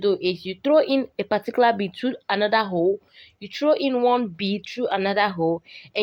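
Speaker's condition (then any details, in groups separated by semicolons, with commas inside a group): No condition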